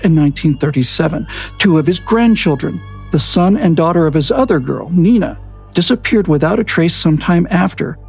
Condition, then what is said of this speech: None; typical speech.